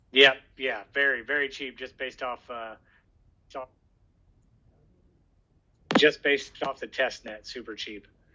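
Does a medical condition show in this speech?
No.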